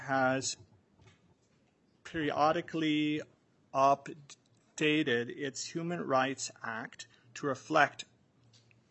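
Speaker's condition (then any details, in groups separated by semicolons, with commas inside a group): Stuttering; invisible disability, not apparent on sight; may speak slowly, may need extra time beyond two-minute limit; blocks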